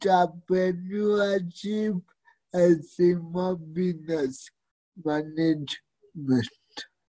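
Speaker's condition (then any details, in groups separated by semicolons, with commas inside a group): Cerebral palsy; fine motor skill challenges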